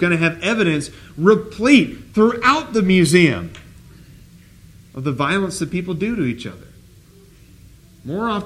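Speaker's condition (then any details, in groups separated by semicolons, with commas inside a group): No condition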